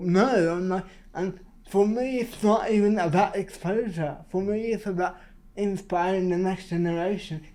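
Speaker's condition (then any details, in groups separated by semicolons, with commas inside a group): Cerebral palsy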